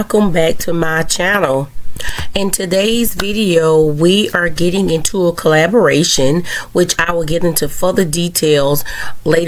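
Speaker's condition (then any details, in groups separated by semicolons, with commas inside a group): No condition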